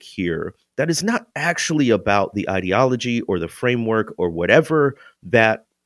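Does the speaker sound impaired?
No.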